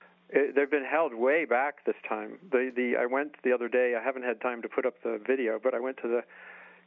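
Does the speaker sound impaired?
No.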